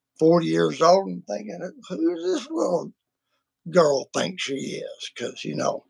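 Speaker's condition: Vocal cord surgery; multiple vocal cord surgeries

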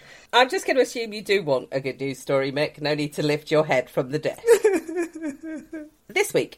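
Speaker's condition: No condition

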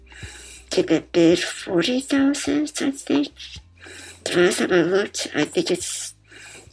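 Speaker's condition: Muscular dystrophy; congenital, diagnosed as toddler, relies on others for daily living, later tracheostomy, 24-hour ventilator, speech lost; bipap machine audible while speaking

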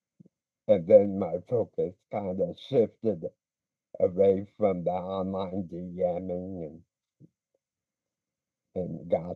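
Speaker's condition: Speech impediment

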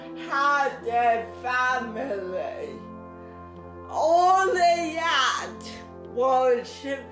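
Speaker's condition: Cerebral palsy

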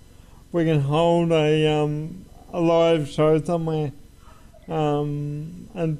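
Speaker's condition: Cerebral palsy; from birth, uses wheelchair, drummer despite condition; joining via Zoom

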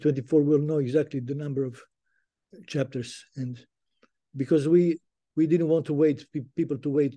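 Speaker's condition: Parkinson's disease; diagnosed 2010, could not play guitar syncopation, stopped playing guitar publicly 2015

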